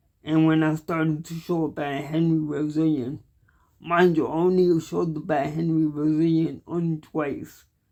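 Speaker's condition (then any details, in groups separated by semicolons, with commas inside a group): Cerebral palsy; cannot walk, uses wheelchair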